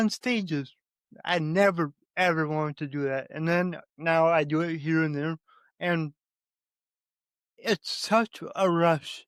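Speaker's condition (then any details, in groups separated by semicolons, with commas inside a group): Cerebral palsy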